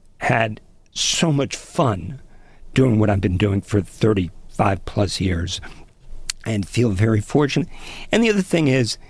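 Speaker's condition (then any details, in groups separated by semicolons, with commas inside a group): Spasmodic dysphonia; abductor (opening) form laryngeal dystonia, onset over past few years, worsened by stress, ended broadcast career; alternating one-sided Botox injections through throat into vocal cord muscle by Andrew Blitzer, conservative dosing; labored delivery, words slurring together, runs out of breath, lost range and normal inflection, comes and goes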